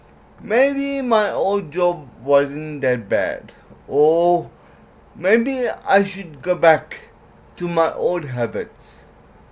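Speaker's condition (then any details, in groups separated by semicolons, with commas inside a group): Cerebral palsy; some words unclear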